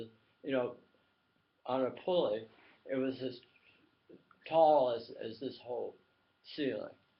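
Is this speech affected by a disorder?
Yes: tongue cancer.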